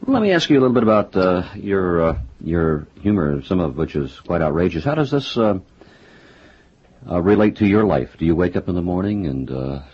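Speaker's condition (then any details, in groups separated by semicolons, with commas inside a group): No condition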